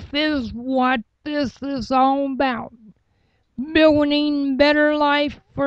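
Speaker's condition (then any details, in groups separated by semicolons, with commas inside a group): Cerebral palsy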